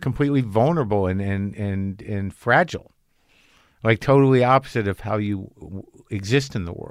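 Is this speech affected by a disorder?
No.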